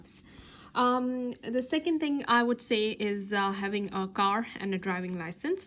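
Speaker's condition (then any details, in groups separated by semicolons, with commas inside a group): No condition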